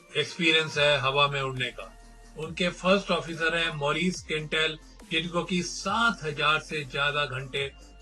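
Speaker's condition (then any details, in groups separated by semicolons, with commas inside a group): No condition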